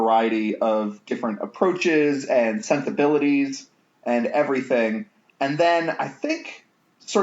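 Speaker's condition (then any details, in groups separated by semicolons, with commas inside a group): No condition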